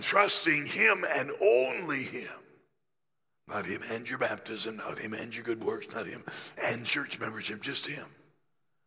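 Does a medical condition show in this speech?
Yes: laryngeal cancer after radiation, growth on voice box treated with radiation and chemotherapy; started preaching in a whisper, voice gaining strength, still affected, apologizes for listener discomfort.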